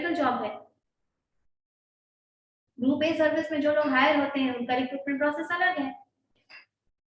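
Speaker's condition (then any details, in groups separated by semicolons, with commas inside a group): No condition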